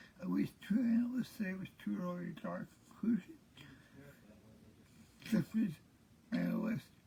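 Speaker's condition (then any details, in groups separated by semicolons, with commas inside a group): Cerebral palsy; present since birth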